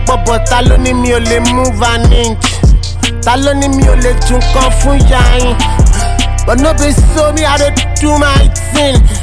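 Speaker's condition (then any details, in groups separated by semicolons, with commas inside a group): No condition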